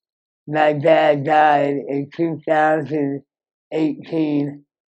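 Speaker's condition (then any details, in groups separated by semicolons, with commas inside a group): Moebius syndrome; severe nerve damage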